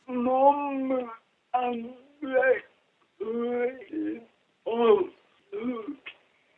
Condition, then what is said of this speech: Cerebral palsy. The one thing I don't accept about me is my speech.